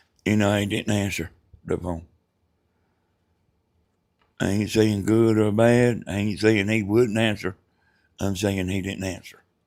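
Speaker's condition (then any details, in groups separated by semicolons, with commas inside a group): Brain bleed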